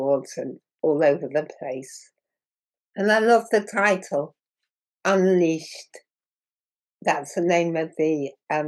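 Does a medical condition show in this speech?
Yes: muscular dystrophy.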